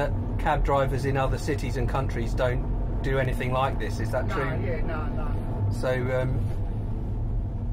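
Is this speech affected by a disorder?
No.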